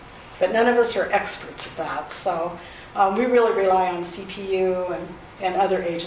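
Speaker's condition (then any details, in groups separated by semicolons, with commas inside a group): No condition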